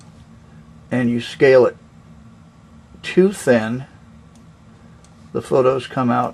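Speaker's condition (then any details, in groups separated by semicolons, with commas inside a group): No condition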